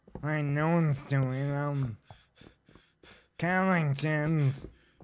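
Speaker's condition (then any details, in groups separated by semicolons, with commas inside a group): ALS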